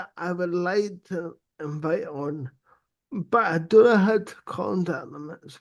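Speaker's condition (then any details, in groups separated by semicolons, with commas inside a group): Cerebral palsy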